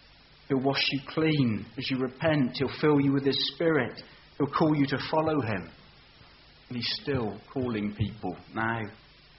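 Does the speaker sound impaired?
No.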